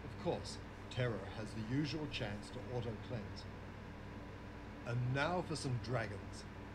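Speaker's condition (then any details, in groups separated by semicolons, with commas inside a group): No condition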